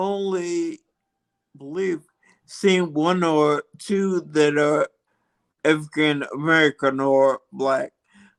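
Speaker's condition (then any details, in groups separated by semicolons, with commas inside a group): Multiple sclerosis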